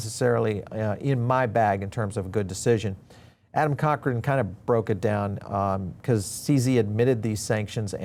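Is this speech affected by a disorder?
No.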